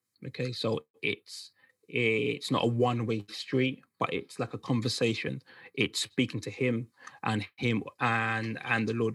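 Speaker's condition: Stammer; struggles to get words out, other sounds before intended word, single words take longer; repeated words, prolonged sounds

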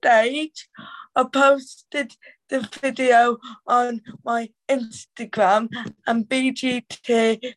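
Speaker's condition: Cerebral palsy; teenager

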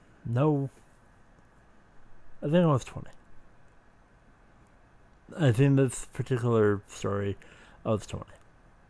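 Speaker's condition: Speech impediment

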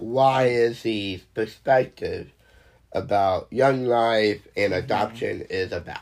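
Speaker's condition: Down syndrome; delivers prepared speech aloud himself

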